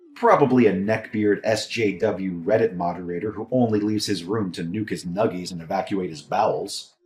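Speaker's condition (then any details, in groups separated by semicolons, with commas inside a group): No condition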